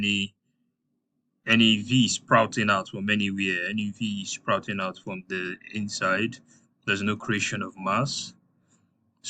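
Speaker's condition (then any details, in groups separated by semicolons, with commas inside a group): No condition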